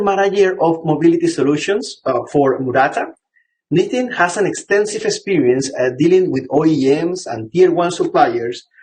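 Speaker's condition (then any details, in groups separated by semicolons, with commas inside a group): No condition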